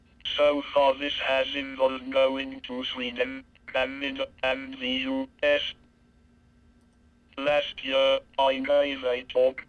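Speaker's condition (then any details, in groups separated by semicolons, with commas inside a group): Cerebral palsy, speech-generating device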